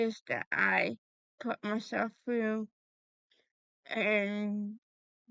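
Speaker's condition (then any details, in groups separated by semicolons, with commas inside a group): Cerebral palsy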